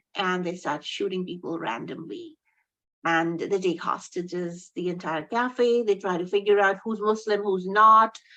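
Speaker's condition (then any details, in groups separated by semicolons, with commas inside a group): No condition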